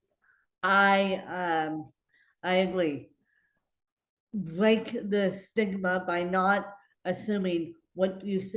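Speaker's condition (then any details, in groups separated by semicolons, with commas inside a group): Cerebral palsy, mixed, moderate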